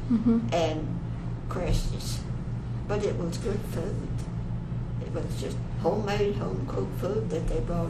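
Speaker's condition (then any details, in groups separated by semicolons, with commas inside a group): Parkinson's; onset many years earlier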